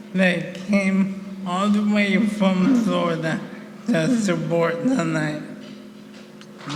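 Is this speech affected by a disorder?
Yes: ALS; about 1.5 years since diagnosis.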